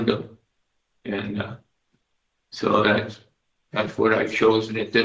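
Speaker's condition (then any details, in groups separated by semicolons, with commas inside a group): Parkinson's disease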